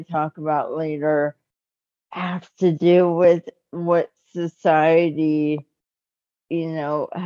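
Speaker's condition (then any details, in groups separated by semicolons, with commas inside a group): Cerebral palsy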